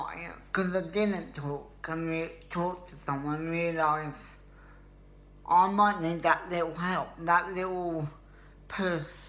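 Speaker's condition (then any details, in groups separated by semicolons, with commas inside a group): Cerebral palsy; obvious speech impediment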